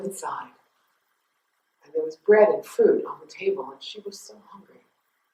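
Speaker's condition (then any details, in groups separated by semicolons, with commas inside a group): No condition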